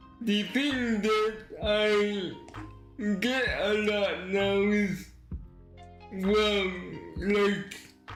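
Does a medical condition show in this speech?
Yes: cerebral palsy.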